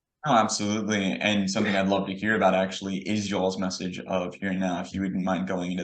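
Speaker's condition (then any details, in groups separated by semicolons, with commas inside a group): No condition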